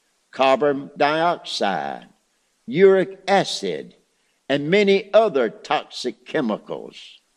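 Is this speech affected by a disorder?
No.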